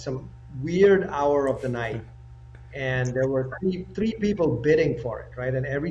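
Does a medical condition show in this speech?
No.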